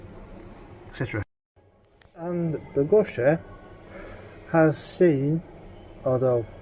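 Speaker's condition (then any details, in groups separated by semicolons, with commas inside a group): No condition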